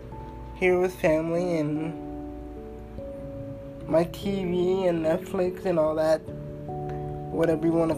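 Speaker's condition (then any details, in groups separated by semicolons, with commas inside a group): Cerebral palsy; uses wheelchair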